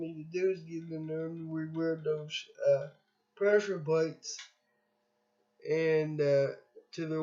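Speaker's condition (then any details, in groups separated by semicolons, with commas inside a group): Cerebral palsy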